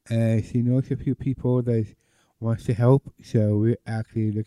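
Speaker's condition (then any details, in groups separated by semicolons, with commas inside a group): Down syndrome; present from birth; about to be 39; needs some help communicating at work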